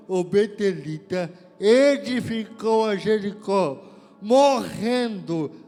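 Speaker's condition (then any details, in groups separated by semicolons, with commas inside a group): Cerebral palsy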